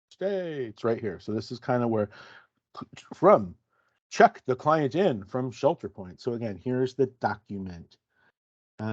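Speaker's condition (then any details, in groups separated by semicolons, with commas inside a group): No condition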